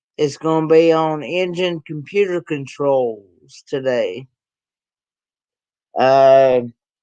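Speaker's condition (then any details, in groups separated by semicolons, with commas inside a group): Cerebral palsy; present since birth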